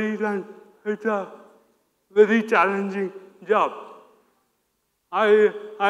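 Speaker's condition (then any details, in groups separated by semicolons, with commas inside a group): Cerebral palsy; hinders speech, sounds childlike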